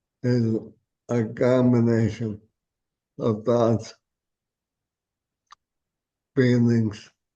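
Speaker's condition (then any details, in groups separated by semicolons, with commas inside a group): ALS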